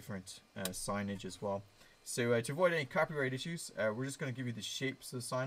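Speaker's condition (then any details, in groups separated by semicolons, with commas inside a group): No condition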